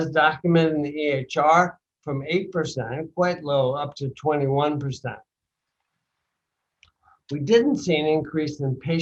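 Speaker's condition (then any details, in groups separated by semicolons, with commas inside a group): Bulbar onset ALS; recently diagnosed, mild bulbar symptoms; speech affected, sounds slightly drunk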